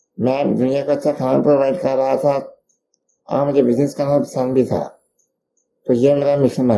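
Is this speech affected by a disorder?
Yes: Duchenne muscular dystrophy.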